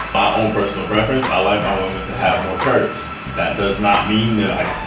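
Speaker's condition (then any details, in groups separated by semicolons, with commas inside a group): No condition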